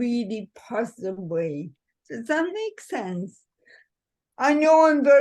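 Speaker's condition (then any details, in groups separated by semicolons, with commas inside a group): Cerebral palsy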